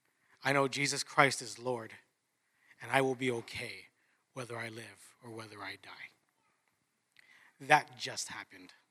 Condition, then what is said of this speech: No condition.